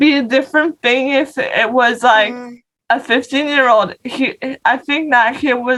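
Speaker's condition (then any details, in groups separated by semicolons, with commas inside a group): Cerebral palsy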